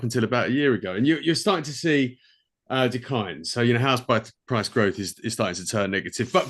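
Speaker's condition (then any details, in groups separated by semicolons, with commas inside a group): No condition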